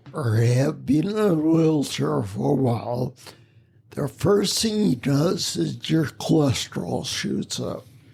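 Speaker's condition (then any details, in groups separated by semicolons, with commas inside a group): Spinocerebellar ataxia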